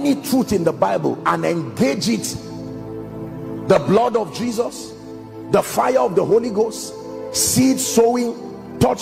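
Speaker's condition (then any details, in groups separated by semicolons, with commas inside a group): No condition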